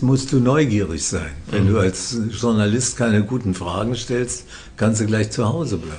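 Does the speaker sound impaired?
Yes: Parkinson's disease; condition managed with medication, feels almost as if without Parkinson.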